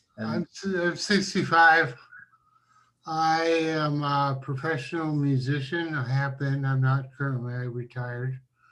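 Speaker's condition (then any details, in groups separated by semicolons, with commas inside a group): Parkinson's disease; right-side tremor, deep brain stimulation implant; right-side tremor gone after stimulation, previously on levodopa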